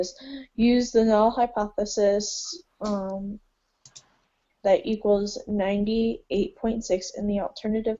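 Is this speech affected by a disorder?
No.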